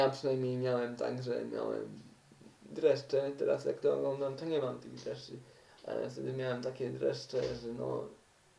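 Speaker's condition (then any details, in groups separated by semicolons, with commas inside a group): Cerebral palsy; uses wheelchair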